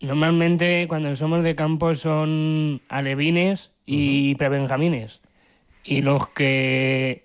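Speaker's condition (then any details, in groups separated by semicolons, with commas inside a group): Down syndrome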